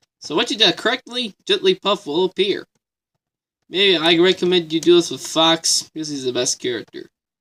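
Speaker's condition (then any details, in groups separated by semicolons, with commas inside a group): No condition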